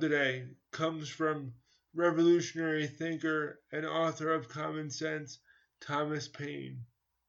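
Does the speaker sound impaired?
Yes: cerebral palsy; uses crutches for walking, managed with exercises, physical therapy, daily routines.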